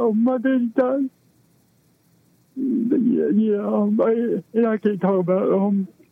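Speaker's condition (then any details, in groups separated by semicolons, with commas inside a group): Cerebral palsy; balance and posture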